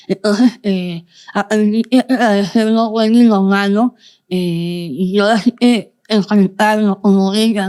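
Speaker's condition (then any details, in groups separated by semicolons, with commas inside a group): Moebius syndrome, congenital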